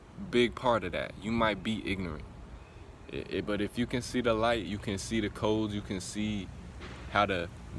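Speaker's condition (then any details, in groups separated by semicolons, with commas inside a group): No condition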